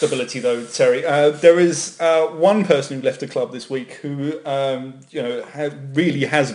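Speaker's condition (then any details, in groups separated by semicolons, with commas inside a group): No condition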